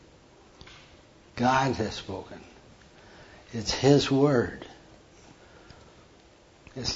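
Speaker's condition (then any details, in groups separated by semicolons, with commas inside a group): Parkinson's; hand tremor during talk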